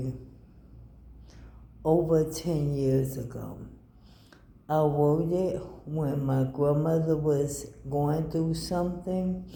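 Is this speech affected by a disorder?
Yes: ALS.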